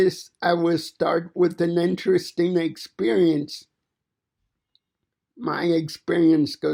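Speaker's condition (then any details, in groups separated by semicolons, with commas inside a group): Cerebral palsy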